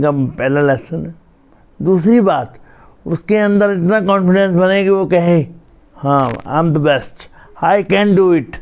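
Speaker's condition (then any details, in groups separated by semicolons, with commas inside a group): Cerebral palsy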